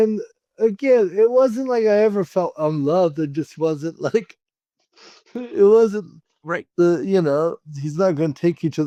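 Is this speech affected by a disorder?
Yes: cerebral palsy.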